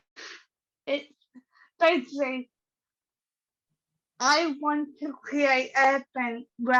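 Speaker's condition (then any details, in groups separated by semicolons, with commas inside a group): Cerebral palsy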